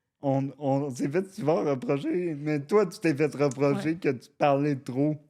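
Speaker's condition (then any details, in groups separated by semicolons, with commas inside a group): Cerebral palsy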